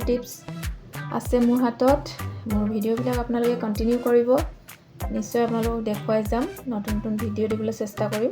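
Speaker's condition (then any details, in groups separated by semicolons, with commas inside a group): No condition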